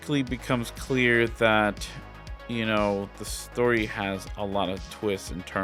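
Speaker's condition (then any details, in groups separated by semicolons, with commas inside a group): No condition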